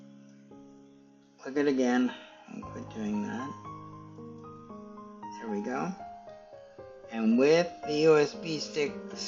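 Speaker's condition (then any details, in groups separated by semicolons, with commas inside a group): Cerebral palsy; stiff muscles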